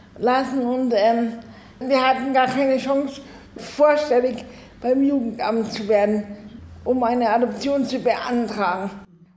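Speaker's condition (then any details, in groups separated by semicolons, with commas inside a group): Cerebral palsy, spastic, arms and legs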